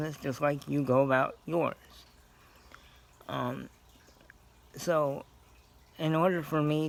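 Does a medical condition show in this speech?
Yes: cerebral palsy; scoliosis.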